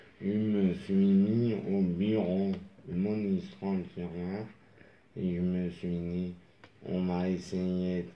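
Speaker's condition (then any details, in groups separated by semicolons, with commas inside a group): Traumatic brain injury; moped accident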